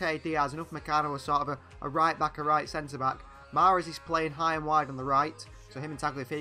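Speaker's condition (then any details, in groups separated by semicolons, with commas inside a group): No condition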